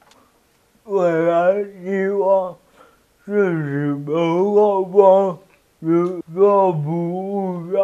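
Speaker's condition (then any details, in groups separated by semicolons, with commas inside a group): Cerebral palsy; multiple disabilities, electric wheelchair, cannot write by hand; speech impairment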